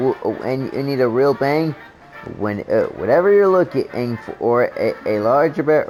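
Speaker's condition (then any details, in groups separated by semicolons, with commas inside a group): No condition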